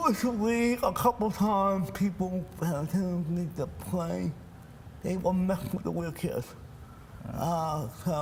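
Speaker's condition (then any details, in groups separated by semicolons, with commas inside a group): Cerebral palsy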